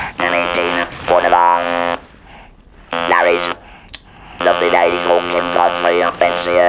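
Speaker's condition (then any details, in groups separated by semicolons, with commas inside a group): Laryngeal cancer with laryngectomy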